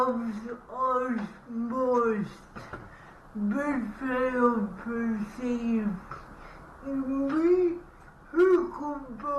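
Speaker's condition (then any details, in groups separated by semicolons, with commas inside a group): Cerebral palsy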